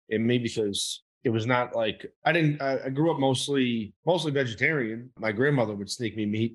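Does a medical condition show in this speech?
No.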